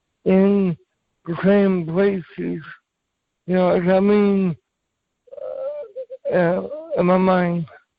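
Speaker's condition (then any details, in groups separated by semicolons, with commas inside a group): Cerebral palsy; from birth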